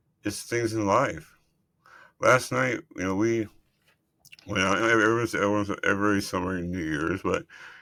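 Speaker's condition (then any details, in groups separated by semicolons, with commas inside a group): Multiple system atrophy; central hypoventilation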